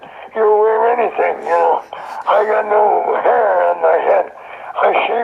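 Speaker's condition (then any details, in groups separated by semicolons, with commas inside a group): Throat cancer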